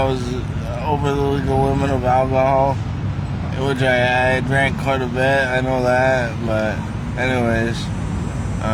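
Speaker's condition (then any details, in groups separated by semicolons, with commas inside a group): Traumatic brain injury; whole brain swollen first year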